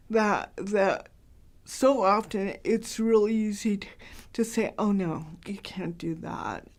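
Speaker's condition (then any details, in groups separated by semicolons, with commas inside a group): Cerebral palsy, mild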